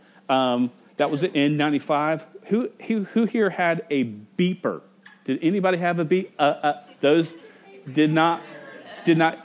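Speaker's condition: Stutter; stutter since age five, persisting through adulthood; stutters while giving a talk to parents; at times blocks and cannot say own name; repeated sounds

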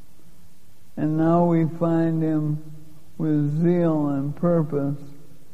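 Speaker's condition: Lou Gehrig's disease; given 3 to 5 years to live

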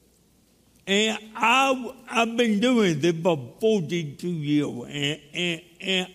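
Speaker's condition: Cerebral palsy; from birth, stillborn, born dead first 18 minutes of life; still has cerebral palsy; speech impediment

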